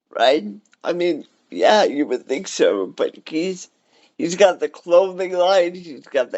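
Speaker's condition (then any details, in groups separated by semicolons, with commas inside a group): Cerebral palsy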